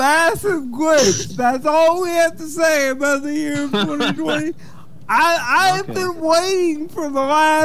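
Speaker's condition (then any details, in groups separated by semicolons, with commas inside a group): Cerebral palsy; wheelchair user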